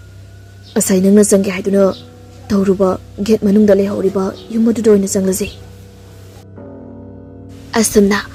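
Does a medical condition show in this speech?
No.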